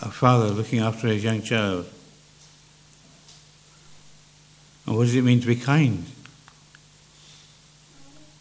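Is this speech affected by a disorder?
Yes: Parkinson's; speech less clear than before for some years; has learned to manage speech more carefully, invites listeners to flag anything unclear.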